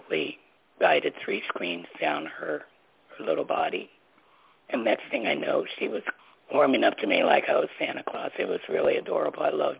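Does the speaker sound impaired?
Yes: laryngectomy; voice box surgically removed after cancer at young age; cancer about 8 years ago, guides qi healing energy into throat, school of qi energy heals; learned to talk differently, different tone of voice.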